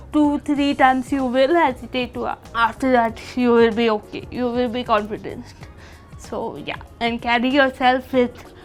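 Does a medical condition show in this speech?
Yes: cerebral palsy.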